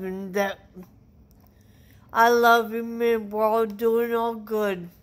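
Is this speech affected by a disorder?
Yes: traumatic brain injury.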